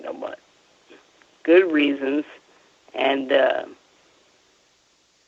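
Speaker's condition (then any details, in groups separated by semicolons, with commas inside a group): Friedreich's ataxia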